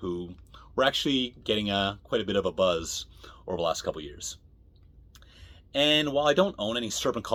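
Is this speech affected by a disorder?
No.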